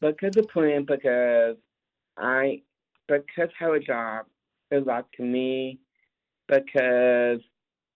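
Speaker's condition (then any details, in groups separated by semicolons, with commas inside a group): Down syndrome; describes self as very capable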